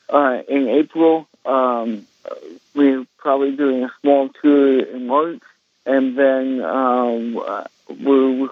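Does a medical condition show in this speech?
Yes: cerebral palsy; congenital, balance and coordination problems, used walker, walked unassisted near age four, left hand paralyzed; left hand rehabilitated through guitar playing, wide flat guitar neck felt therapeutic; speech affected in childhood, countless speech therapy sessions, now speaks as heard today.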